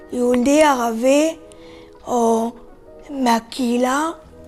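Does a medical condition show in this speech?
Yes: cerebral palsy.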